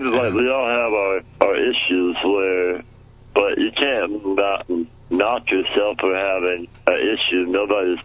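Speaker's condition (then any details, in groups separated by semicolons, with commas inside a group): Muscular dystrophy; childhood onset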